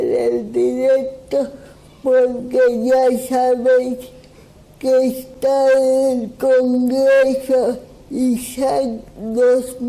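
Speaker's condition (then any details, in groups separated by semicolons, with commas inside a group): Cerebral palsy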